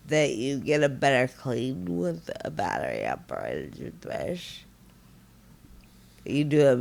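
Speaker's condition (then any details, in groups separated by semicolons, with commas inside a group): Friedreich ataxia, severe; progressive neuromuscular disease; advanced, abilities lost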